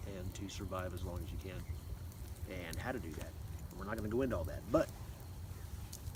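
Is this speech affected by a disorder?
No.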